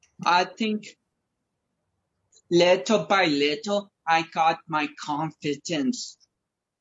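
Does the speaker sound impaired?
Yes: cerebral palsy; cause: slightly wrapped around neck, affects balance, speech, coordination, childhood walker, wheelchair, crutches, leg braces, helmet, frequent falls.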